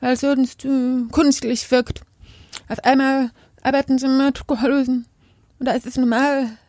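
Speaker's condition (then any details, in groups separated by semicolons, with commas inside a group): Deafness; not hard of hearing, spoken language as mother tongue, hearing school, sign language learned later; lip-reads hosts without interpreter, vest and wristband device at home; speaks aloud and signs, bilingual, voice different and louder, hearing people forget deafness because she speaks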